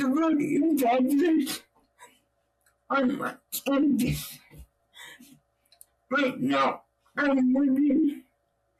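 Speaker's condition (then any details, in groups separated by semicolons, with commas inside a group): Cerebral palsy; own voice needs subtitles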